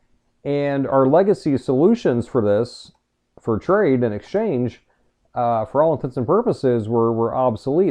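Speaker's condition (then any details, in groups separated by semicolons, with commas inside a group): No condition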